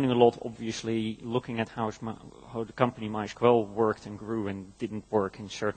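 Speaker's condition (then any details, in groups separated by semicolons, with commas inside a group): No condition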